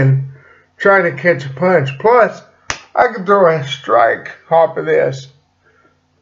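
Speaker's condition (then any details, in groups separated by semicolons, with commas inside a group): Cerebral palsy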